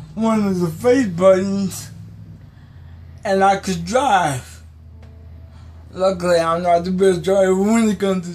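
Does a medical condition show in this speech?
Yes: cerebral palsy; affects muscles; may be hard to understand.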